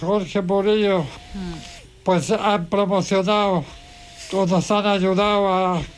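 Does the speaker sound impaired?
Yes: ALS; previously active and driving, life changed from one day to the next; cough assist device pushing and withdrawing pressurized air, clears secretions and phlegm, hoist for bed transfer; too weak to cough, voice described by host as impressive.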